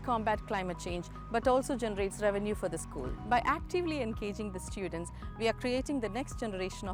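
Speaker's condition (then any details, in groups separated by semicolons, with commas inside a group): No condition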